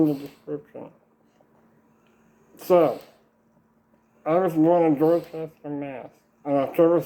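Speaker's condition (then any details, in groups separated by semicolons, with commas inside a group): Duchenne muscular dystrophy; tracheostomy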